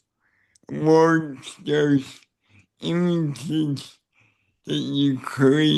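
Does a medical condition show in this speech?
Yes: cerebral palsy; neck surgery went badly.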